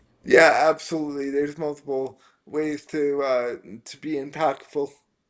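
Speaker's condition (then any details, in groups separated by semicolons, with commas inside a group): Spastic quadriplegic cerebral palsy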